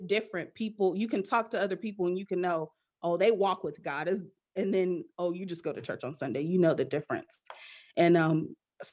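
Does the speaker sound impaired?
No.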